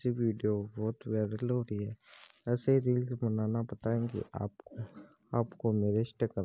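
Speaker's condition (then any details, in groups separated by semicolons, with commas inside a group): No condition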